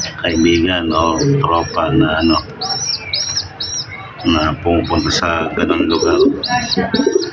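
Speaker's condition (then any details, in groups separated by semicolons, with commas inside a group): No condition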